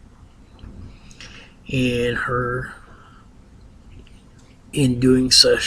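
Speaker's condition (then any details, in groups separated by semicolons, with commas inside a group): Ataxia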